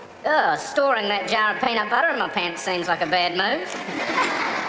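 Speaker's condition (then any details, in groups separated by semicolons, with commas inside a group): No condition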